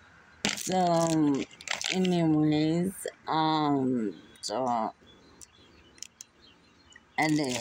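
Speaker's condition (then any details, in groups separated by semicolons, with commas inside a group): Muscular dystrophy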